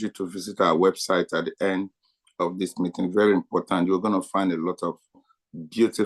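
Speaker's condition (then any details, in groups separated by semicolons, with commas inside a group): No condition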